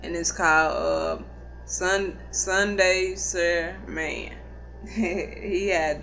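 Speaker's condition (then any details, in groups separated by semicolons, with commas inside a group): Cerebral palsy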